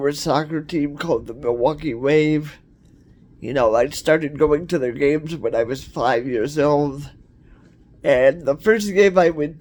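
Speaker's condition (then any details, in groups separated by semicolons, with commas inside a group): Cerebral palsy; cerebral palsy, wheelchair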